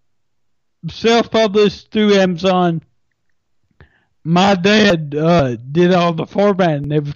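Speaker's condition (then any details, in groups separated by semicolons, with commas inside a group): Friedreich's ataxia; uses speech recognition software for writing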